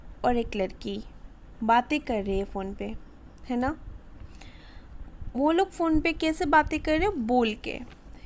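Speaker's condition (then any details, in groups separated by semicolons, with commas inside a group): No condition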